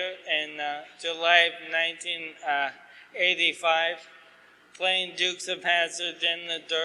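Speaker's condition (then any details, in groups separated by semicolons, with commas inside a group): ALS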